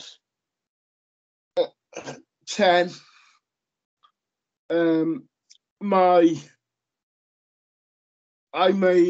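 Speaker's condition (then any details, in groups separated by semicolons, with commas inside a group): Cerebral palsy; lifelong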